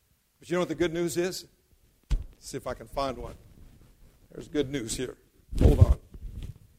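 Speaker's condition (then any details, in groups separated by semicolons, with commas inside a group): No condition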